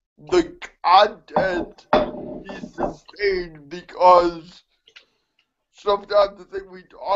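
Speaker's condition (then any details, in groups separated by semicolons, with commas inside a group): Cerebral palsy; mixed quadriplegia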